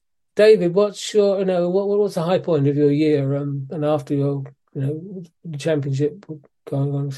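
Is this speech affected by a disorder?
Yes: Parkinson's disease; diagnosed by neurologist in Malaysia around age 60.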